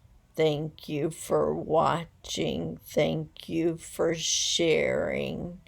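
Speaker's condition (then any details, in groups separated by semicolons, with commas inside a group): Essential tremor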